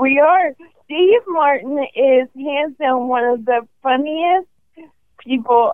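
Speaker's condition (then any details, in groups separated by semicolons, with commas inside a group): ALS; considering walking device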